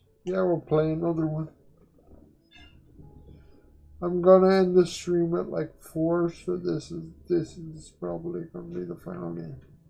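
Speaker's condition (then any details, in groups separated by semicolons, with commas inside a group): Quadriplegic cerebral palsy; uses one hand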